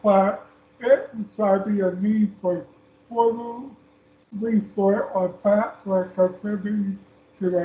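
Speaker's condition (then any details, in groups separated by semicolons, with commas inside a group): Speech impairment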